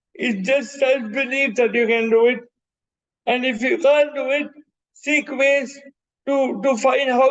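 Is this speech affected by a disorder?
Yes: cerebral palsy.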